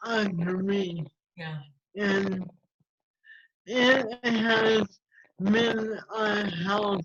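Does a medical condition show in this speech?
Yes: ALS.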